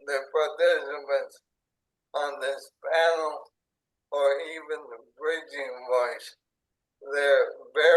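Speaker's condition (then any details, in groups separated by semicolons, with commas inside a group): ALS; onset in hands and arms, tracheostomy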